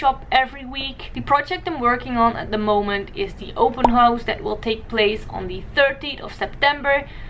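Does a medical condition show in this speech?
No.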